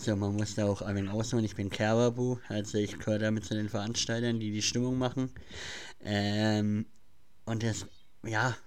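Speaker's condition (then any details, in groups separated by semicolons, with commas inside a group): Cleft palate; since childhood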